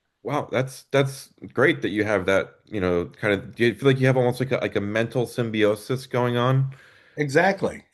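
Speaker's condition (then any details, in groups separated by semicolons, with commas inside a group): No condition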